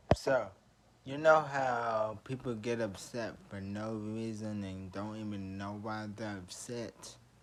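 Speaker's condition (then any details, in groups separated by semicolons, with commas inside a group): Traumatic brain injury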